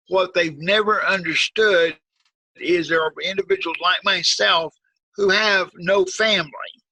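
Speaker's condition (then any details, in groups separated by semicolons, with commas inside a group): Cerebral palsy, severe; needs overnight care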